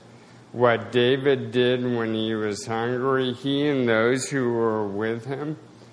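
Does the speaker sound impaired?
Yes: spasticity, mild; drug affects speech a little, may sound draggy.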